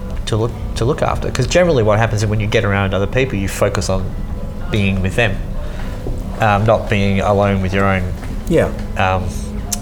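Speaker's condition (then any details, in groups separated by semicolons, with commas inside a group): Cleft lip and palate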